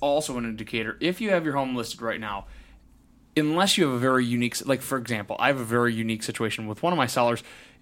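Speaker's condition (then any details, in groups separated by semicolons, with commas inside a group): No condition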